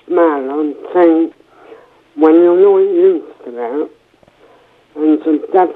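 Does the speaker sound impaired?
Yes: cerebral palsy, mild; slight, after accident at age 2 with month-long coma, affects coordination, physio for walking; affects speech, speech therapy at Victoria School in Poole.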